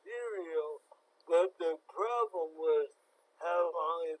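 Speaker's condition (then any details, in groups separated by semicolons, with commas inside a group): Cerebral palsy; from birth, born very premature, affects fine motor skills, cognition unaffected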